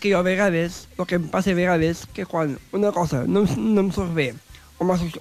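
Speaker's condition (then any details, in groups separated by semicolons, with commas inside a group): Down syndrome; extra chromosome, learns at own pace, needs extra time to understand and process explanations; very talkative, expresses self in own way and own words, dislikes being corrected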